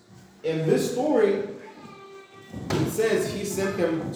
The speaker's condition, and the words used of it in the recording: None; typical speech.